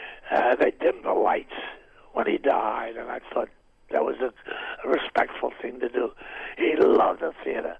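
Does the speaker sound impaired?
Yes: throat cancer, vocal cord removed, partial laryngectomy, right vocal cord removed; vocal surgery removing part of larynx including right vocal cord, now a stump; years after laryngeal surgery, talking does not hurt; voice lost after surgery, left cord trained to reach past midline to stump for sound.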